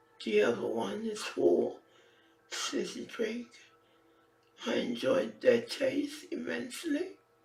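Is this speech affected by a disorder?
Yes: facial palsy; can barely hear own speech.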